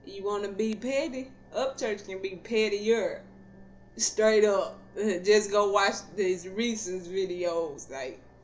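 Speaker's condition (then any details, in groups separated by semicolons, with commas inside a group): Cerebral palsy; not paralyzed, can stand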